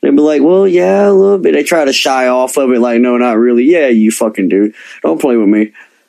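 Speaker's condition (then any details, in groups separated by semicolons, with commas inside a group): Cleft lip and palate; present from birth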